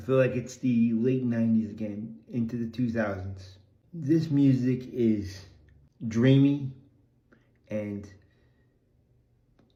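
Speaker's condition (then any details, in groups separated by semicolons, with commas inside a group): Cerebral palsy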